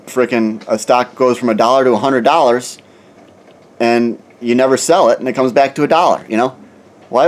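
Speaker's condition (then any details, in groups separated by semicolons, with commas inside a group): No condition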